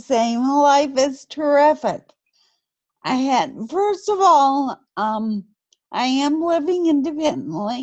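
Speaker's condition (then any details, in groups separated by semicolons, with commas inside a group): Friedreich's ataxia; metabolic component, likened to MS combined with ALS; over 40 years with condition, mobility highly limited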